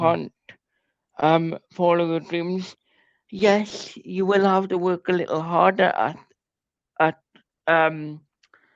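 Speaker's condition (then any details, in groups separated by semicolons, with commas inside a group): Cerebral palsy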